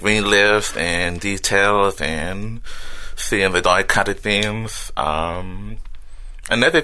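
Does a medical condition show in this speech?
Yes: hearing loss with cochlear implant; hearing lost at age one, damaged cochlea, hearing aid and lip reading until cochlear implant surgery at 18; uses cochlear implant, may not pick up everything, needs good speaker to feel vibration; articulates words very clearly, plans words and grammar, speech therapy from first grade, special therapy post-implant.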